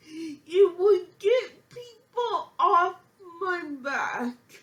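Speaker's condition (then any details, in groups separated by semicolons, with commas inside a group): Physical speech impairment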